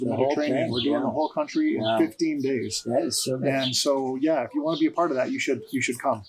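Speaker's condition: No condition

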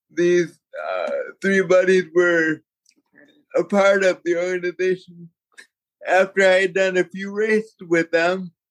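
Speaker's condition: Cerebral palsy; born prematurely at 3 pounds 7 ounces

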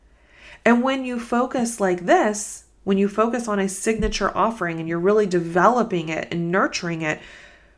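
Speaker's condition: No condition

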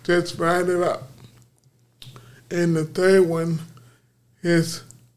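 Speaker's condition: Aphasia; arms and slurred speech

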